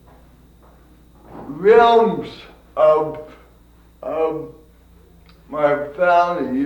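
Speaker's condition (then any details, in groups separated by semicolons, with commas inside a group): Cerebral palsy; from birth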